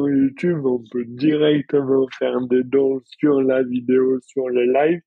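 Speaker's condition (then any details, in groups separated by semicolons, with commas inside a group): Dystonia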